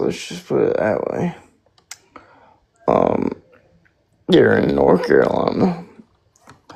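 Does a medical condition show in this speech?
Yes: spastic quadriplegic cerebral palsy.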